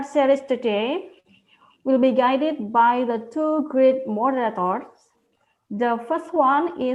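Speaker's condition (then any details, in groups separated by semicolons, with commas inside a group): No condition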